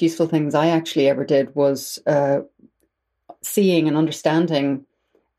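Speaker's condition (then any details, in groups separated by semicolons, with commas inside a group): No condition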